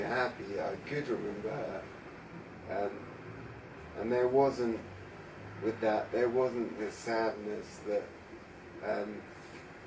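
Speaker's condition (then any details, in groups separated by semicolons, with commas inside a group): Traumatic brain injury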